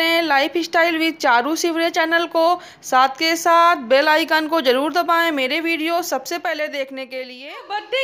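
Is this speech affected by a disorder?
No.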